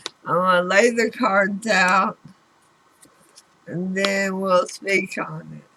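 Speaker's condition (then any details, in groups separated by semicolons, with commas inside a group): Throat cancer radiation damage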